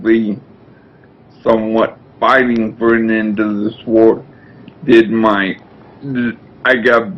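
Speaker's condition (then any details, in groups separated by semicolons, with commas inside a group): Brain injury from oxygen loss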